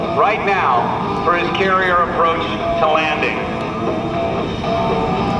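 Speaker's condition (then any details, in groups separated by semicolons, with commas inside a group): No condition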